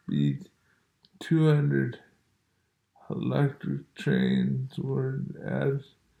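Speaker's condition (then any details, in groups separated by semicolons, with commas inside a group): Multiple sclerosis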